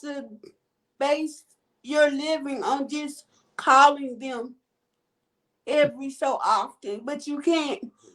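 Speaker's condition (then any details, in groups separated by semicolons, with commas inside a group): Cerebral palsy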